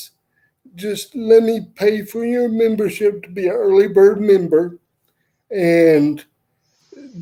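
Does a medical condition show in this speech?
Yes: cerebral palsy; uses wheelchair.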